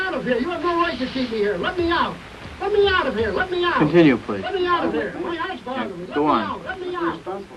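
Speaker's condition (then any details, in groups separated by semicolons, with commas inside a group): No condition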